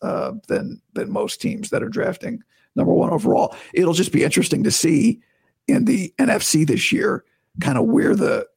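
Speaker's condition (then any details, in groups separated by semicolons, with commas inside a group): Vocal cord surgery recovery; talking painless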